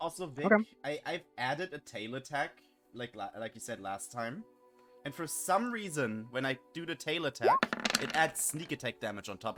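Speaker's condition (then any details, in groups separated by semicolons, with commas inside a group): No condition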